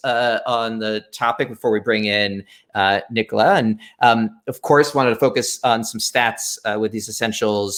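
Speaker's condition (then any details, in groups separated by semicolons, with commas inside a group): No condition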